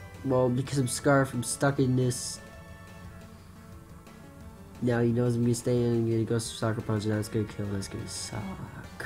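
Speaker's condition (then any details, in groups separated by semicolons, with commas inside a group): No condition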